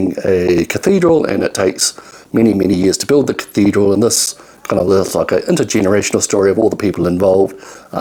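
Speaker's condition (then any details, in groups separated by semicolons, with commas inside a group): No condition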